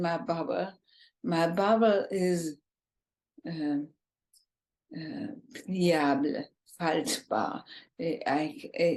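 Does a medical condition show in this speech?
Yes: ALS, bulbar form, bulbar onset.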